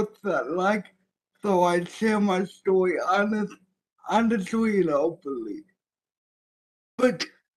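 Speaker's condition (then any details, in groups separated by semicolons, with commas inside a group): Cerebral palsy; present from birth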